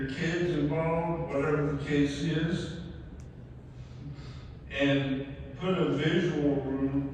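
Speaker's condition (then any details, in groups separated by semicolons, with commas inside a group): ALS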